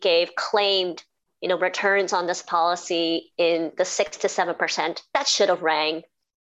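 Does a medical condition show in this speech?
Yes: cleft palate and cleft lip; congenital, diagnosed as a baby, roof of mouth split into two, speech therapy as a teenager; formerly very difficult to speak properly, teachers could not hear speech in class, now clear.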